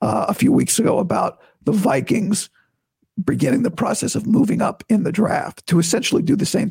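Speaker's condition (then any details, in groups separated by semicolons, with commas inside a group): Vocal cord surgery recovery; talking painless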